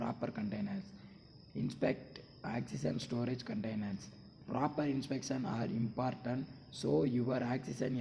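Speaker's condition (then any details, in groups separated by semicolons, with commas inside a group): No condition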